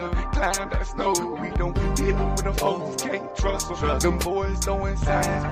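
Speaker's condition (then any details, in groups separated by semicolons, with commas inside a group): No condition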